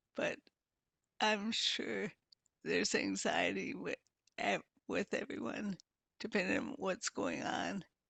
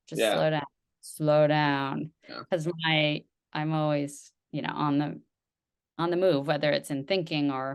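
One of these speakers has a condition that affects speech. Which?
The first: multiple sclerosis; progressive form, quadriplegic, wheelchair user; voice had grown faint, used amplifier, weak breathing muscles.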